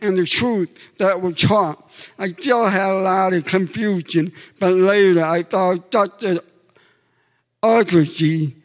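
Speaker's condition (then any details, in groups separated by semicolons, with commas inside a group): Deafness; comfortable speaking and using own voice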